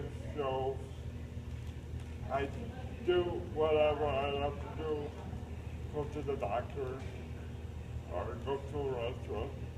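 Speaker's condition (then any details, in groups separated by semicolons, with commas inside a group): Cerebral palsy; uses a lift for transfers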